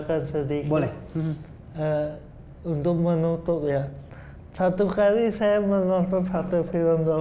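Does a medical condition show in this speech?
Yes: cerebral palsy.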